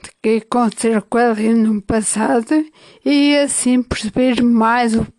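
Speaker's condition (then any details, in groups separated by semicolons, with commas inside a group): Ataxia after brain injury; acquired, brain injury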